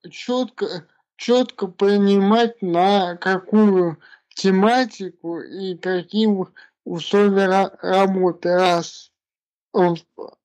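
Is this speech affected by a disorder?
Yes: cerebral palsy.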